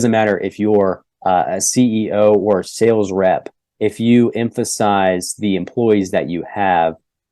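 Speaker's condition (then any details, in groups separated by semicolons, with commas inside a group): No condition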